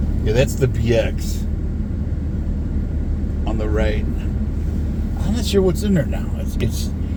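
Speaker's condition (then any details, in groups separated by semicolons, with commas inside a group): No condition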